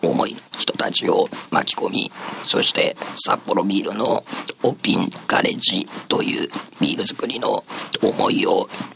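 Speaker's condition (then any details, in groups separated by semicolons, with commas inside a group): Laryngectomy, esophageal speech; learned at 銀齢会 voice class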